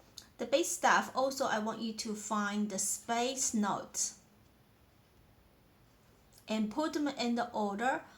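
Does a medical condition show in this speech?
No.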